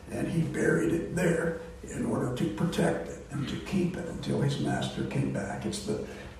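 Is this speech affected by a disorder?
Yes: voice disorder; not contagious.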